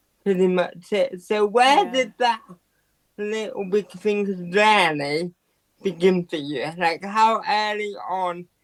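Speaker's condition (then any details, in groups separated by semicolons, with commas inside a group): Quadriplegic cerebral palsy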